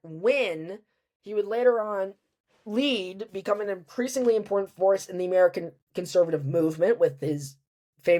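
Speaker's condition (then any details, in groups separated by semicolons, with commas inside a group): No condition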